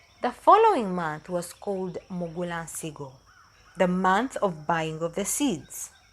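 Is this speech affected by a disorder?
No.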